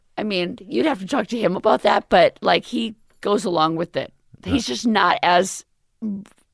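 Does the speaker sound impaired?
Yes: vocal fold paralysis; left vocal cord paralysis after ten-hour pear-sized brain tumor surgery, permanent, past intubation, tracheostomy, feeding tube; about two years post-surgery, steroid injections, type 1 thyroplasty, palatal adhesion with implant, further surgery possible; voice after recent surgery said temporary, still hard to swallow, earlier unable to swallow or talk.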